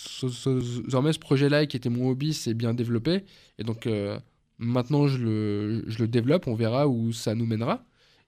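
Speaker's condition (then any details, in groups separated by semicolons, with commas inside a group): Stuttering; stuttering of neurological origin, not due to stress or shyness, described by interviewer as fairly strong; repeated sounds, repeated words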